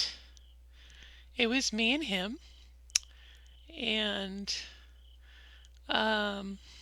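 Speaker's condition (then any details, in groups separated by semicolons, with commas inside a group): No condition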